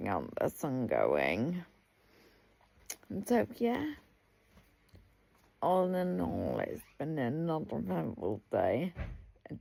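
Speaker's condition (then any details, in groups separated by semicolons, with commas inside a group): Multiple sclerosis; word substitution, coughs when crumbly bread gets in throat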